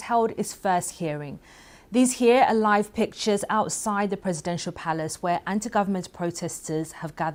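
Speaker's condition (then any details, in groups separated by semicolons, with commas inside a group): No condition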